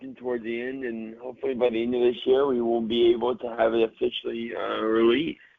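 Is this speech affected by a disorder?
Yes: cerebral palsy; mild cerebral palsy, diagnosed at age 3.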